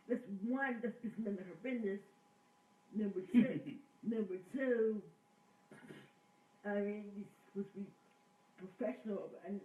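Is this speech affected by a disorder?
Yes: cerebral palsy.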